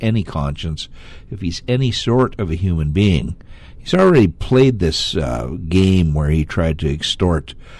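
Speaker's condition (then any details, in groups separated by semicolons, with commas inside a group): No condition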